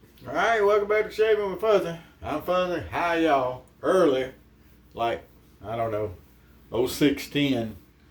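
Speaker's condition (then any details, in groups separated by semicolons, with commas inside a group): No condition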